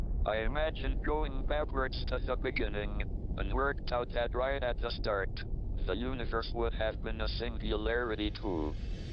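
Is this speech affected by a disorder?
Yes: amyotrophic lateral sclerosis, through a speech-generating device; ventilator.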